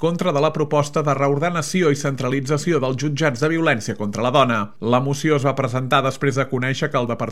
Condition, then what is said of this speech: No condition.